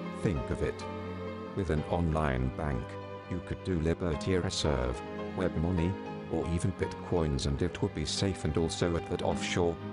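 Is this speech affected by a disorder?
No.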